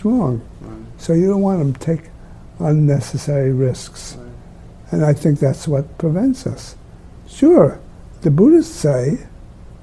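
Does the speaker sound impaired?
Yes: Lou Gehrig's disease; ALS, terminal, onset mid-70s, early tiring walking half block, two years diagnosis to death, lost walking, standing, self-care; wheelchair user, arms still move somewhat; speech difficult but still possible, able to speak until nearly the end.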